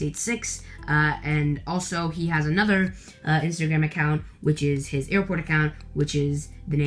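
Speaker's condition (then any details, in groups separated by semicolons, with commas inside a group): No condition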